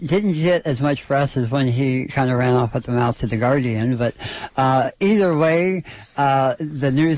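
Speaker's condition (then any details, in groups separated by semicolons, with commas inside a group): Oral cancer surgery, stage 4 oral cancer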